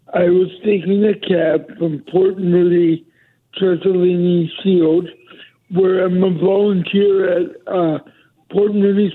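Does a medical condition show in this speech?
Yes: cerebral palsy; speech impediment, voice more heightened when tense or nervous, can be heard as aggressive.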